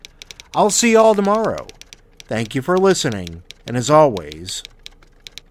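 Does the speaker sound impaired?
No.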